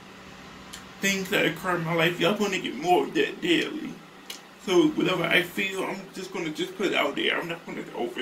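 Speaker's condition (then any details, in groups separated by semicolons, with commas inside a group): Cerebral palsy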